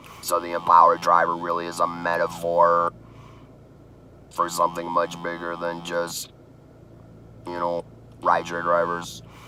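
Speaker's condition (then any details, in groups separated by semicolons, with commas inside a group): Laryngeal cancer laryngectomy, electrolarynx; laryngectomy, tracheostomy, neck stoma breathing; survivor, chemo and radiation; electrolarynx speech, robotic voice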